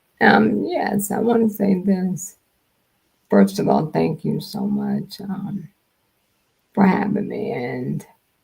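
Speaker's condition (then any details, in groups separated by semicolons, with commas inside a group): Multiple sclerosis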